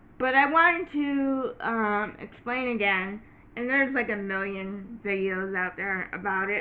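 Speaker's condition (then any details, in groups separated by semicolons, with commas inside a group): Cerebral palsy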